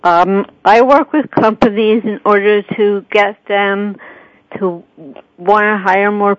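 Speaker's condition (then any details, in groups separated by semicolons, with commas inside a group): Cerebral palsy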